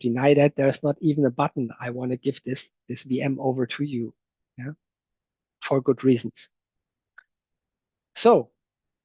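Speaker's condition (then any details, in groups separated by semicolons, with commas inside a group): No condition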